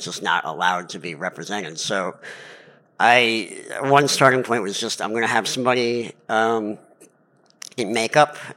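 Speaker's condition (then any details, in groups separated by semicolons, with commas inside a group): Cleft palate; lifelong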